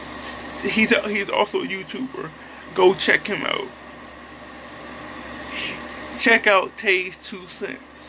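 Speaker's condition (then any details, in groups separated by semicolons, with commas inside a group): Cerebral palsy; affected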